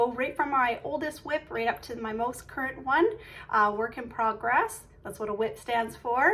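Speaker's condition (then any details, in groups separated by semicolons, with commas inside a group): No condition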